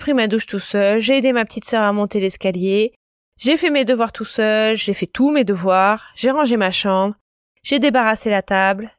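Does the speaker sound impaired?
No.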